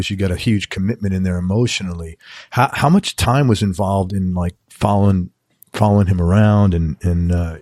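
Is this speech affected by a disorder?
No.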